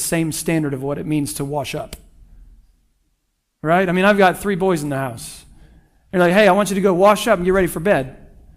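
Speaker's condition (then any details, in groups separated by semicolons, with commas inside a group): No condition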